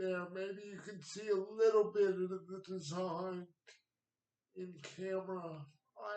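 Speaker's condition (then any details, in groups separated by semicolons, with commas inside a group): Cerebral palsy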